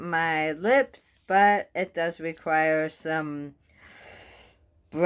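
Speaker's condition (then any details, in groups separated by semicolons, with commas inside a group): Bulbar onset ALS; lip, voice, breath stacking, resistance breathing device exercises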